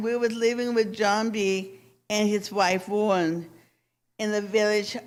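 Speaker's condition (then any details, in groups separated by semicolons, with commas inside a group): Cerebral palsy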